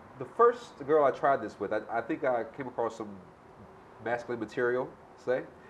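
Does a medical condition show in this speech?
No.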